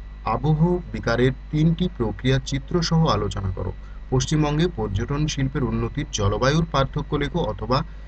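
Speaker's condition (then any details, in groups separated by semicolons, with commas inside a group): No condition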